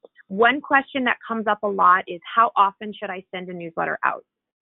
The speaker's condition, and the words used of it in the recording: None; typical speech.